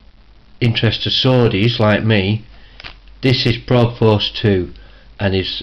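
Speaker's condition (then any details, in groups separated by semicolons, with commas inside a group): No condition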